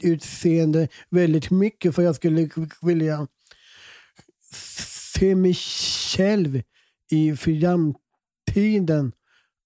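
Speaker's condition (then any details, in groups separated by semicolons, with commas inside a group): Down syndrome; present from birth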